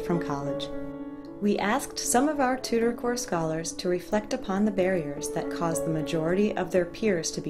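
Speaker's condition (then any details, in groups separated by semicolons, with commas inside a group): No condition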